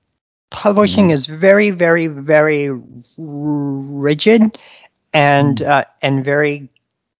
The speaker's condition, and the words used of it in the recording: Stuttering. I wanted you to hear the stutters, so I'm deciding to leave them in.